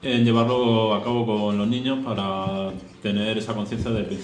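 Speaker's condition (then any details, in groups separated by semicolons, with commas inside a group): No condition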